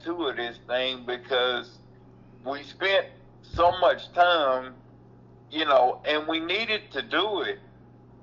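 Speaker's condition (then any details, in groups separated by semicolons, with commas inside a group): Cerebral palsy; mobility affected, previously off feet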